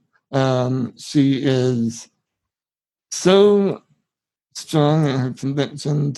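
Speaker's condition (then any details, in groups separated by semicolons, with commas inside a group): Spinal muscular atrophy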